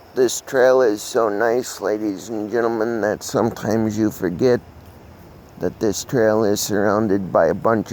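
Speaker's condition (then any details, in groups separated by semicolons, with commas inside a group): Cerebral palsy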